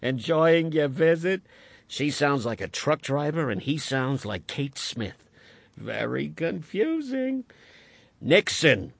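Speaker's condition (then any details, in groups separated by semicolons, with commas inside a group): No condition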